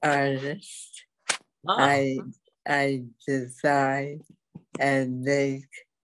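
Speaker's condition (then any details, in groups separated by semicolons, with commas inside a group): Dystonia; affects walking and speech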